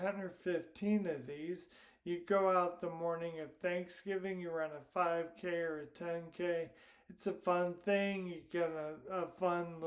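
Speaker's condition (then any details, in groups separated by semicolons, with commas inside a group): Primary lateral sclerosis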